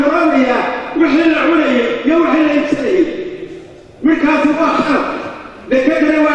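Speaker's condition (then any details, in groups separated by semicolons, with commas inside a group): No condition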